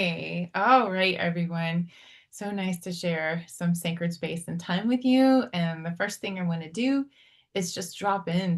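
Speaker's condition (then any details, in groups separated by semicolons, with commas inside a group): No condition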